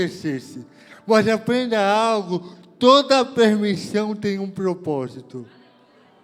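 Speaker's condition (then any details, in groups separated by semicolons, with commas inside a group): Cerebral palsy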